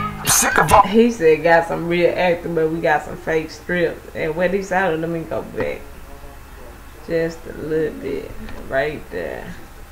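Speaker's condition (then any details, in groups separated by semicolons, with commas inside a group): Cerebral palsy; not paralyzed, can stand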